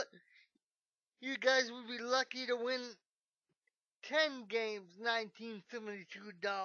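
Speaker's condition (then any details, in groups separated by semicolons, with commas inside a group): Cerebral palsy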